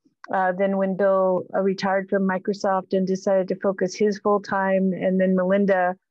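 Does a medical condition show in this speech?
No.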